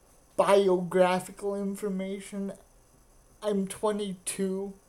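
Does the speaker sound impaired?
Yes: cerebral palsy; described as pediatric stroke, caused by premature birth at 27 weeks, unable to walk, wheelchair user.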